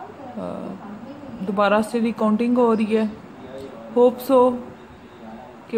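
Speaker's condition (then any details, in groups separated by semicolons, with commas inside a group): No condition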